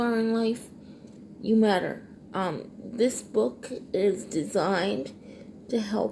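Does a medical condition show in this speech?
Yes: cerebral palsy, triplegia.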